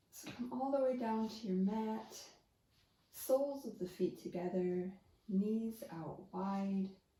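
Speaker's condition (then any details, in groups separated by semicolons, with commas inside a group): No condition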